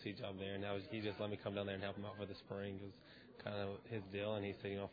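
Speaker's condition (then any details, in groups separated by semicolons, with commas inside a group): No condition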